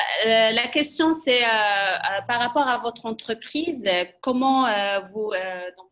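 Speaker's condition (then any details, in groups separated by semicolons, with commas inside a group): No condition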